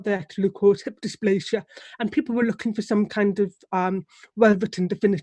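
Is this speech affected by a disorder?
Yes: deafness; relies on lip reading.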